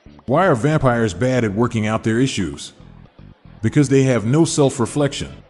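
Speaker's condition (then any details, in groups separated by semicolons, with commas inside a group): No condition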